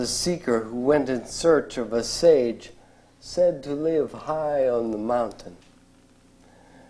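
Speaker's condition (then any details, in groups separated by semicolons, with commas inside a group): ALS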